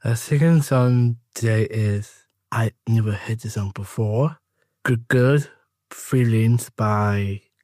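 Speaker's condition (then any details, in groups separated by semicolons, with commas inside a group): Down syndrome; age 21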